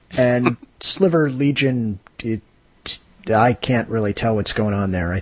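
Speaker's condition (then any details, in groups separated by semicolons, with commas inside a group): No condition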